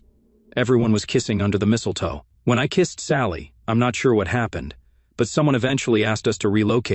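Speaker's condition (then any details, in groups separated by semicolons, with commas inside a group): No condition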